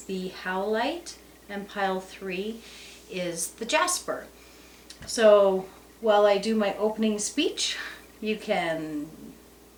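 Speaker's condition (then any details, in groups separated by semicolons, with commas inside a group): No condition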